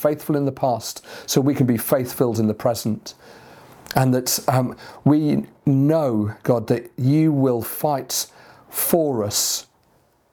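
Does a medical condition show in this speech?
Yes: stutter; criticized by others when taking on pastor team leader role; here prolonged sounds.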